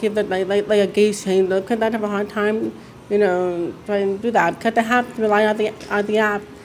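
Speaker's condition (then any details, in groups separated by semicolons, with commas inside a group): Deafness; signs with family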